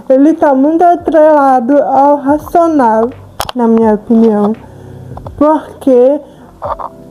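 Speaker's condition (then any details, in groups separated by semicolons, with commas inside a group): Cerebral palsy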